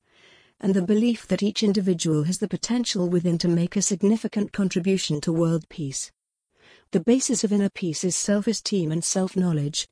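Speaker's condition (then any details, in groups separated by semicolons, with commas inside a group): No condition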